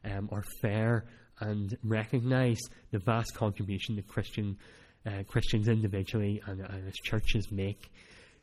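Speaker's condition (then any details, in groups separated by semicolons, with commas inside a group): Cleft palate; speech not that clear at times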